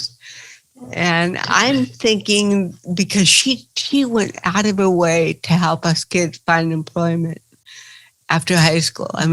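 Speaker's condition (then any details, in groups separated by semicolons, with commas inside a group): Cerebral palsy; from birth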